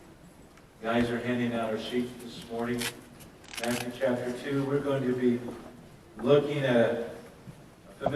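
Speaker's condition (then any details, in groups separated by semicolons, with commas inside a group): No condition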